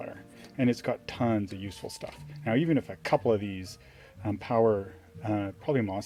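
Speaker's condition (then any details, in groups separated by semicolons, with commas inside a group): No condition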